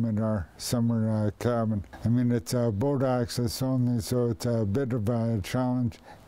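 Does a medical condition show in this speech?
Yes: primary lateral sclerosis; first diagnosed ALS, revised to PLS, slow progression.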